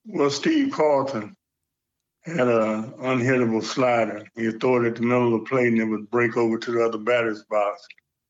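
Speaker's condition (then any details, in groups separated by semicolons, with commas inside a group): Parkinson's; age 70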